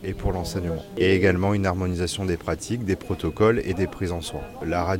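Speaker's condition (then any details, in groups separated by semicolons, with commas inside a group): No condition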